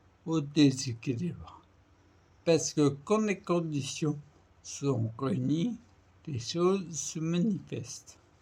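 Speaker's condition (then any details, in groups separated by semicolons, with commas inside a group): Primary progressive multiple sclerosis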